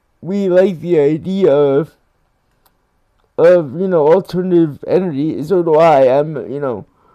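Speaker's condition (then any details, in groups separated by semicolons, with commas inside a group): Cerebral palsy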